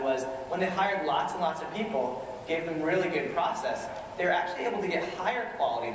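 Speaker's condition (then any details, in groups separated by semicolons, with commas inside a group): No condition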